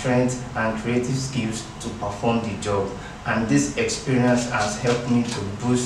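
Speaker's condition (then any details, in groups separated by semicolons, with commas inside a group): No condition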